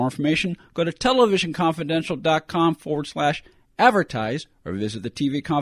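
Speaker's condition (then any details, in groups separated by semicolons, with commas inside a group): No condition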